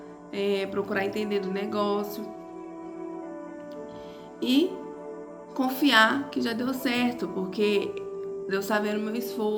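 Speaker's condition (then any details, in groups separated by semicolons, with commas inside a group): No condition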